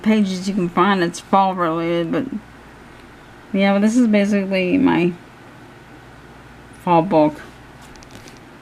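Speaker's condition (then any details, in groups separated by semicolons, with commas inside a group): Cerebral palsy; hands affected, shaking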